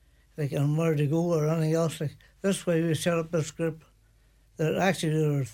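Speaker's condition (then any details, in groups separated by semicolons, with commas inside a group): Parkinson's; uses watch-like device called Beach Band, medication mentioned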